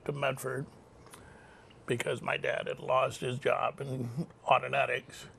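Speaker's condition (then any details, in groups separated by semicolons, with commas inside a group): Cerebral palsy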